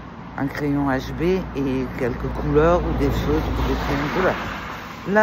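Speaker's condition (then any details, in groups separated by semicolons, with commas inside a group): No condition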